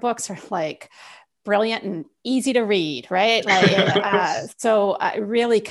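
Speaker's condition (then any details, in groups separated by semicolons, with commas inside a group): No condition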